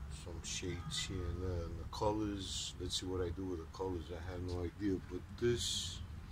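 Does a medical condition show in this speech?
No.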